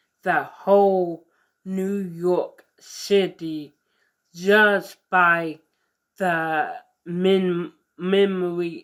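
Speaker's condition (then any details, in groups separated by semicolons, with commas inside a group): Mild cerebral palsy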